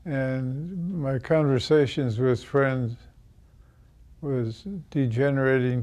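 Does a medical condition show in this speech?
Yes: Parkinson's; about 9-10 years since onset, receiving voice training; voice too quiet to hear.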